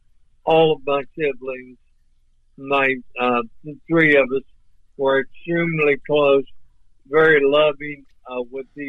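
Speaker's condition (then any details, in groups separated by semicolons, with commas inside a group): ALS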